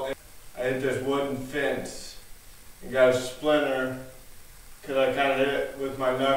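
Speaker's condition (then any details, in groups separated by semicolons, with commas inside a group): Cerebral palsy; spastic, affects walking and legs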